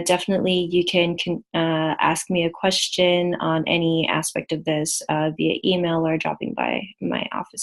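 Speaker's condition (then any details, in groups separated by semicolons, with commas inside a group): No condition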